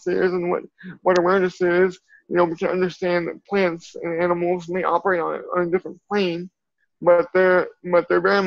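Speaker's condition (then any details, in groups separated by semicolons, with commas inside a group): Cerebral palsy; from birth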